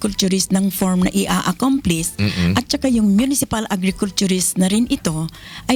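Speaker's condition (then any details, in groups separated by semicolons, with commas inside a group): No condition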